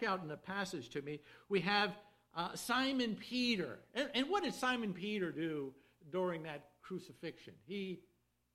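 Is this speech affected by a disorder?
No.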